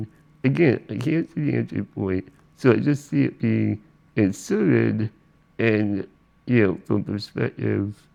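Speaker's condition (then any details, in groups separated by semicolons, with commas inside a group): Spinal muscular atrophy; power wheelchair user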